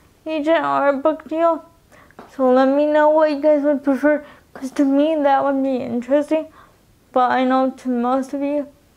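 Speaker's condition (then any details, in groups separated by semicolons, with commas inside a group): Cerebral palsy, spastic quadriplegic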